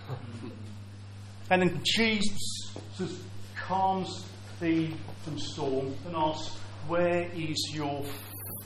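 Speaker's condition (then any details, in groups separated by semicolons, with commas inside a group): Stammer; audible stammer; prolonged sounds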